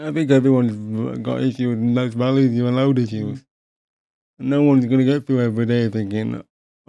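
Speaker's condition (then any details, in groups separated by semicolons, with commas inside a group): Paralysis after childhood accident; brain bleed and stroke at age five, cerebral palsy, paralyzed; lifelong since age five; speech impaired, formerly much worse, had speech therapy, tube-fed months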